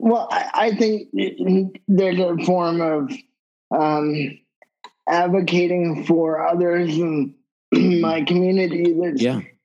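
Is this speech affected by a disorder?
Yes: cerebral palsy; wheelchair user.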